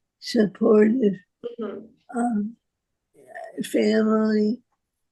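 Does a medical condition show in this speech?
Yes: Parkinson's disease.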